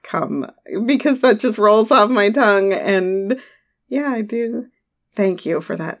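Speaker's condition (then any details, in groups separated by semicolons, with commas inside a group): No condition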